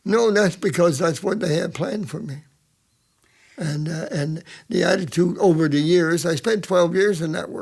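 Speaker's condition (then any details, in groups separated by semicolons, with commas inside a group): Cerebral palsy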